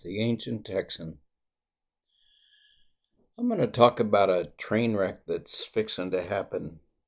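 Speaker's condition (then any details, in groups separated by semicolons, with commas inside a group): No condition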